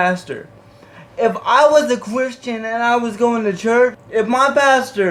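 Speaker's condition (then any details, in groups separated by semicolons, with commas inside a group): Cerebral palsy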